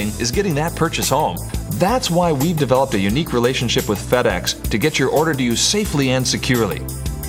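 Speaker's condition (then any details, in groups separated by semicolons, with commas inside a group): No condition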